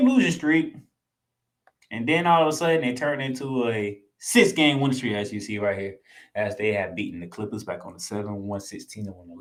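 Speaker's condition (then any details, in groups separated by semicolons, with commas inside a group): No condition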